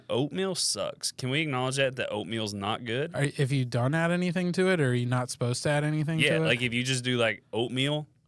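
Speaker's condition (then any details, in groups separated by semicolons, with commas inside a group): No condition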